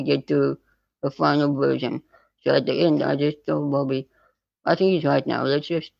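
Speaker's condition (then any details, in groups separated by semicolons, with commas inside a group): Spinal muscular atrophy type 2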